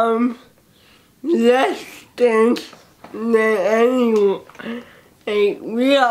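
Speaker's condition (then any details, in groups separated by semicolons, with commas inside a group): Cerebral palsy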